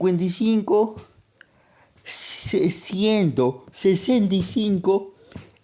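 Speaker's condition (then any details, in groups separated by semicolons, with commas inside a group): Cerebral palsy; monthly medication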